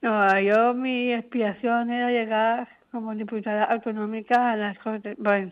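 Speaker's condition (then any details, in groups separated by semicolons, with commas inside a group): Down syndrome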